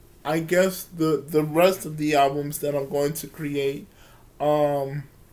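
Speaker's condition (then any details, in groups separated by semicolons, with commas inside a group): Cerebral palsy; from birth, wheelchair user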